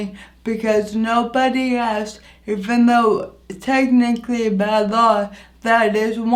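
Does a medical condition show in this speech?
Yes: anoxic brain injury; injury affects voice.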